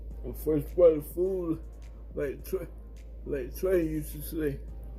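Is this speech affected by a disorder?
Yes: cerebral palsy.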